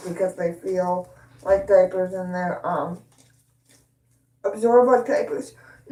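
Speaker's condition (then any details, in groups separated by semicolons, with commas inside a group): Cerebral palsy; both hands affected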